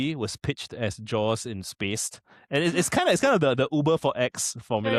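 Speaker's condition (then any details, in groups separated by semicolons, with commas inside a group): No condition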